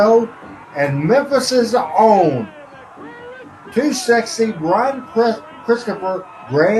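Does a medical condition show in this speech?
No.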